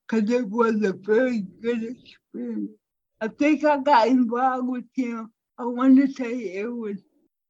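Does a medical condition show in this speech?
Yes: cerebral palsy; speech impairment, voice sounds different, strangers wrongly assume cognitive disability on hearing voice.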